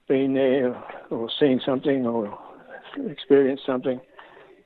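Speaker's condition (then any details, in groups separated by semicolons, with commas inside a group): Parkinson's disease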